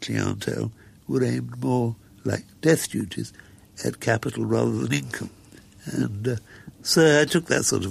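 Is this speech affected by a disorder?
Yes: muscular dystrophy; death predicted at 16 but now nearly 70.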